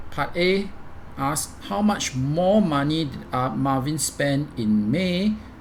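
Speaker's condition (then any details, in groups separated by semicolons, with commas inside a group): No condition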